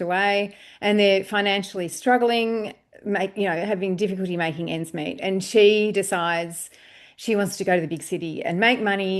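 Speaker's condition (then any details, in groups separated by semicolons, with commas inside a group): No condition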